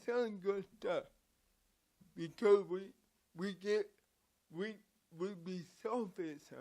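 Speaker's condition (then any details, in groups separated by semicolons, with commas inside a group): Cerebral palsy; from birth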